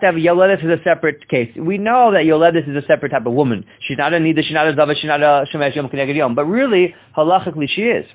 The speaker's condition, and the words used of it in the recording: No condition.